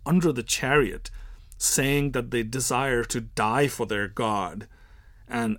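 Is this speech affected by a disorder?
No.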